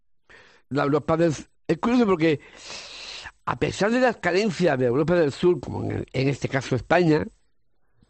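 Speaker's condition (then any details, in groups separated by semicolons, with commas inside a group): Down syndrome; congenital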